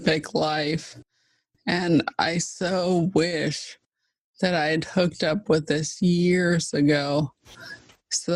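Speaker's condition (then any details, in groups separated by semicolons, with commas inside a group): ALS (Lou Gehrig's disease)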